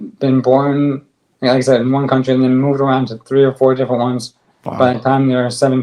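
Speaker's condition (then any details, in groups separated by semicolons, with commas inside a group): ALS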